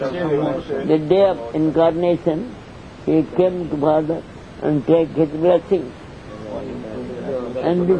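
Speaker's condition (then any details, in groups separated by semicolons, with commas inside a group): Deafness; questions from listeners not taken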